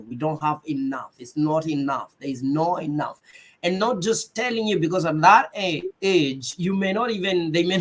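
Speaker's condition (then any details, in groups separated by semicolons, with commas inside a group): No condition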